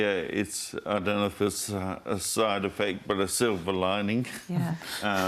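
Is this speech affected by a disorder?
Yes: motor neurone disease; diagnosed weeks ago.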